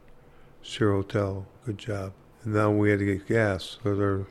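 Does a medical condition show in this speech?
Yes: Parkinson's; Parkinson's attributed to Agent Orange exposure during Vietnam service, walking affected; speech very significantly affected, hard time talking.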